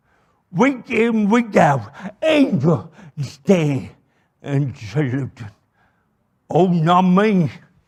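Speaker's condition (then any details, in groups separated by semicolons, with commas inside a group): Cerebral palsy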